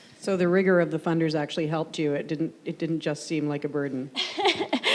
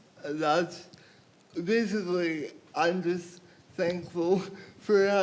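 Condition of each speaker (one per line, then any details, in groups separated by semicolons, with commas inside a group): No condition
Cerebral palsy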